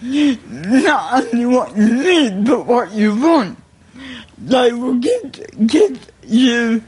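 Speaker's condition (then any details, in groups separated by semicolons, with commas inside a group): Cerebral palsy and multiple sclerosis; increasingly less able to do things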